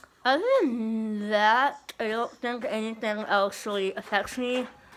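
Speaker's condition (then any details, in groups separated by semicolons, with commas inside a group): Moebius syndrome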